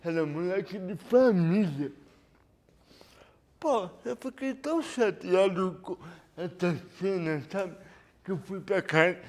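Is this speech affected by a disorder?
Yes: cerebral palsy; lack of oxygen at birth, premature.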